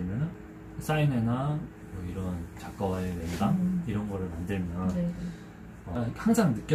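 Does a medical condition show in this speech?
No.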